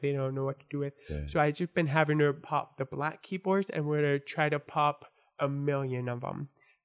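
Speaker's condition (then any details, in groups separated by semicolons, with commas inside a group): Born deaf; congenital deafness from birth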